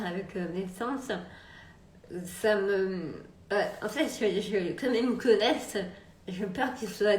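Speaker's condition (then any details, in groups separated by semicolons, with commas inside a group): Multiple sclerosis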